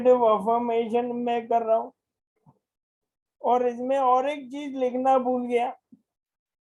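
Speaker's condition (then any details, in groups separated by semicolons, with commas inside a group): Motor neuron disease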